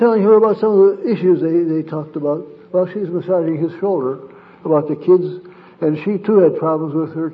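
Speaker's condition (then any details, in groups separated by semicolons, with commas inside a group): Parkinson's disease; sleep disrupted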